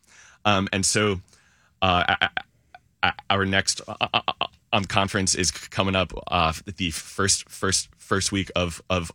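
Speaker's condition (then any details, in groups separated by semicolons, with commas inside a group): Stuttering; stuttering since age three or four, parents did not stutter, avoided situations in high school; avoidance reduction therapy in high school and college, accepts stuttering openly, stutters everywhere and all the time; core stutter small elongation, avoidance behaviors make it more obvious, voluntary fake stutter sometimes turns real; repeated words, prolonged sounds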